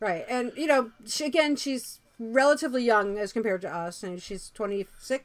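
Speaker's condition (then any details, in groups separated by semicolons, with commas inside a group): No condition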